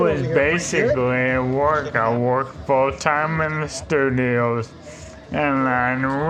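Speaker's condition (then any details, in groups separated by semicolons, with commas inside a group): ALS; ALS, slow progression, leg onset; 8 years since diagnosis, breathes unaided, wheeled aid, wheelchair; talks with struggle, tongue feels fat, little speech after 5pm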